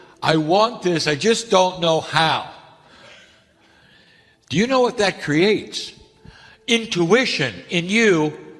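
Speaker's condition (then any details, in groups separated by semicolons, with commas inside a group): No condition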